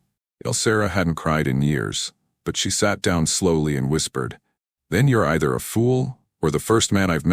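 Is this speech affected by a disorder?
No.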